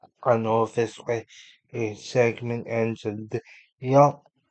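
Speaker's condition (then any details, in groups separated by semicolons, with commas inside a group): Cerebral palsy; unable to walk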